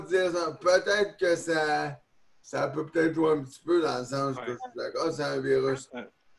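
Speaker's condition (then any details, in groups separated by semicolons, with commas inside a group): Neonatal cerebral palsy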